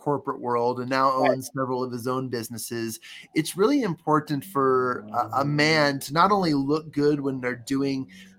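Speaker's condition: No condition

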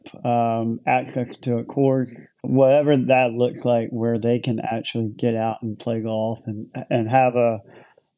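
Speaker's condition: Cleft lip and palate; born in Ukraine

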